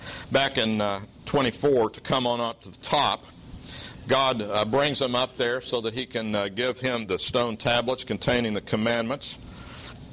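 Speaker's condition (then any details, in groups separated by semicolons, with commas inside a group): No condition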